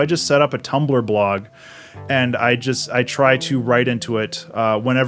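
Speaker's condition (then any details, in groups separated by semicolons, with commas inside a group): No condition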